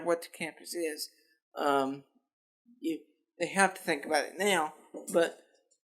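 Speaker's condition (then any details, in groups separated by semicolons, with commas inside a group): Cerebral palsy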